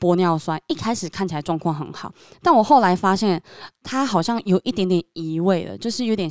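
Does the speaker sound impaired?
Yes: submucous cleft palate; submucous cleft palate since childhood, former underbite, braces, insurance-covered orthognathic surgery advancing upper, retracting lower jaw.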